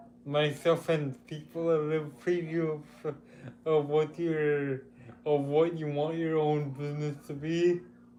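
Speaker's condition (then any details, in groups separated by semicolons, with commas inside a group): Cerebral palsy; with developmental delay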